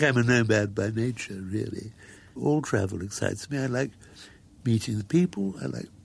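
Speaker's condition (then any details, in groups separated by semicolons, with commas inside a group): Muscular dystrophy; progressive, wheelchair user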